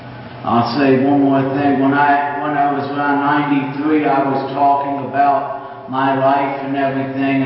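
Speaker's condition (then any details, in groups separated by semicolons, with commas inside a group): Mild cerebral palsy; cannot stand up long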